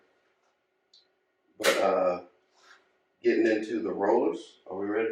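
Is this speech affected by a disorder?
No.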